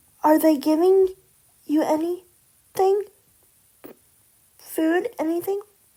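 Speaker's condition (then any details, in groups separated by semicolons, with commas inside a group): Cerebral palsy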